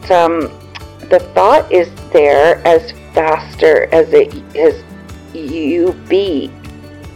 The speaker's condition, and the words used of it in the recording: Aphasia. One I record the podcast it's all jumbled even though I thoughts are all in my mind.